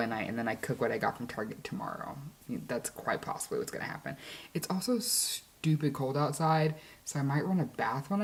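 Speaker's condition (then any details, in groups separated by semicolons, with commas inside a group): No condition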